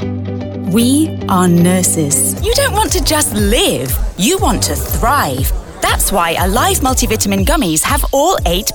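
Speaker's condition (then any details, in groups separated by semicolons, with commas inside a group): No condition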